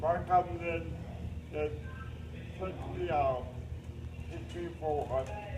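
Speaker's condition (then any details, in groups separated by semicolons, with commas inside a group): Cerebral palsy; uses a lift for transfers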